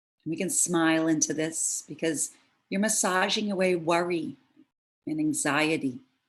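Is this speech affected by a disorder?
No.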